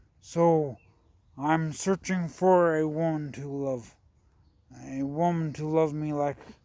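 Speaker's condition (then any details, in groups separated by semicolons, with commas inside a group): Traumatic brain injury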